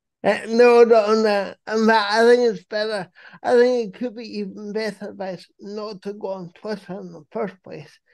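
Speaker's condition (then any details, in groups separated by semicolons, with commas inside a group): Cerebral palsy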